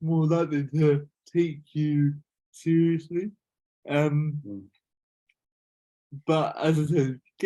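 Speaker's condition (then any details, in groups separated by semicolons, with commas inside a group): Cerebral palsy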